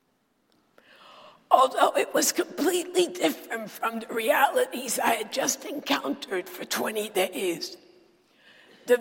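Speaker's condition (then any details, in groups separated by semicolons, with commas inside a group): Dysphonia; dysphonia diagnosed about a decade ago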